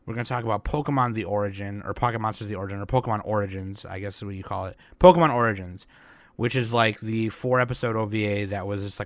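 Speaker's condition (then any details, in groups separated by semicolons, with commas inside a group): No condition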